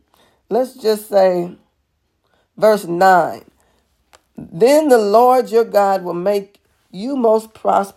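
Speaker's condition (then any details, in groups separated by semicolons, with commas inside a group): No condition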